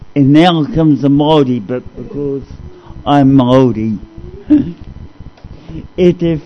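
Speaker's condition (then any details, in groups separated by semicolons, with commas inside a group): Cerebral palsy; discovered at age 2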